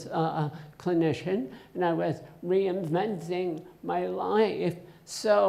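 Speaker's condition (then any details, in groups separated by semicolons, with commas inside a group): Essential tremor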